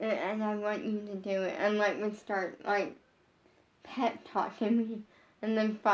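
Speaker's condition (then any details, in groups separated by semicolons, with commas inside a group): Brain injury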